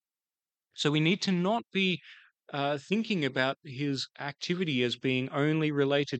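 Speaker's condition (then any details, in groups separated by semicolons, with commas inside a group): No condition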